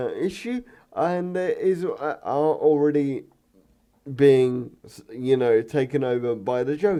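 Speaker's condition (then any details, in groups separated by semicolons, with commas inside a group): Cerebral palsy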